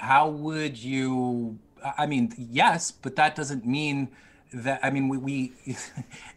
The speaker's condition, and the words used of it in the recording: Stuttering. He says stuttering, stammering, and appealing to morality, poisoning the well, wearing glasses because he fears direct eye contact, as all boogeymen do.